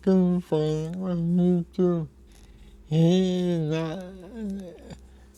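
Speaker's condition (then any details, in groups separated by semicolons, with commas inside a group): Cerebral palsy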